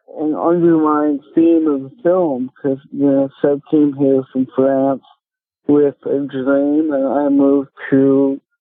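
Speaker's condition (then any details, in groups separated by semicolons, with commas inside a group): Cerebral palsy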